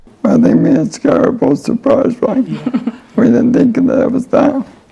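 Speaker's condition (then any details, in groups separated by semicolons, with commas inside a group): ALS; voice and lungs affected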